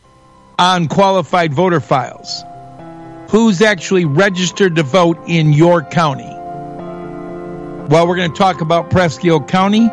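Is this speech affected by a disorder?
No.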